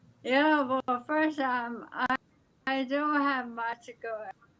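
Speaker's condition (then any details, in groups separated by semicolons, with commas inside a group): ALS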